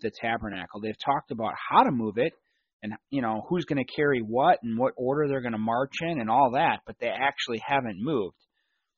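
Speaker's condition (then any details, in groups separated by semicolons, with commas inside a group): No condition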